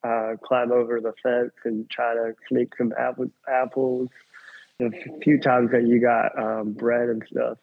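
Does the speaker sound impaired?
Yes: cleft lip and palate; congenital, attributed to Chernobyl radiation, 23 surgeries, first in London, childhood feeding difficulty with palate hole.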